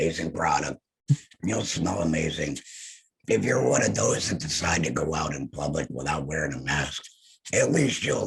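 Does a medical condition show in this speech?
Yes: head and neck cancer; voice lost.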